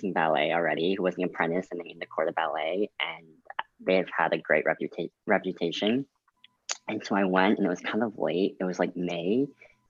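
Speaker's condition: Cleft lip and palate

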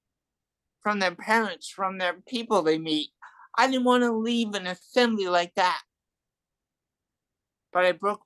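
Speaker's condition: Cerebral palsy and hearing loss; hearing loss from birth, wobbly gait, poor hearing, broke leg on stage, emergency surgery

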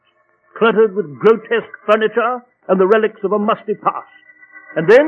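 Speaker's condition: No condition

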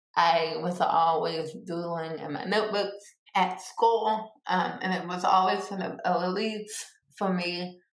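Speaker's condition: Cerebral palsy; people sometimes ask about it

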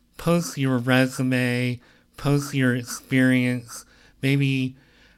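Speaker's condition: Cleft lip and palate; present since birth

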